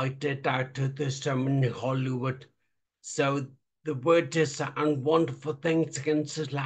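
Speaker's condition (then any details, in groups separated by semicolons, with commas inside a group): Traumatic brain injury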